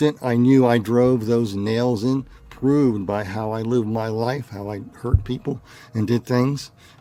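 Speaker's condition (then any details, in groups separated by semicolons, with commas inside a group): No condition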